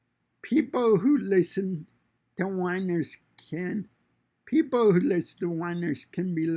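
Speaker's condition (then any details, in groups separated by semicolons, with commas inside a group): Cerebral palsy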